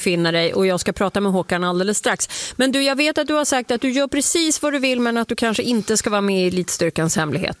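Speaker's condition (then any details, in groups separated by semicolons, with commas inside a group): No condition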